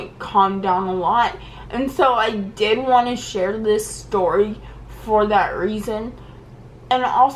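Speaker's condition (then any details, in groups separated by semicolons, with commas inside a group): Cerebral palsy; seizures since childhood; recent seizure, anti-seizure medication being restarted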